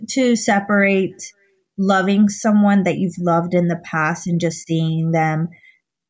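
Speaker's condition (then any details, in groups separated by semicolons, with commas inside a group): No condition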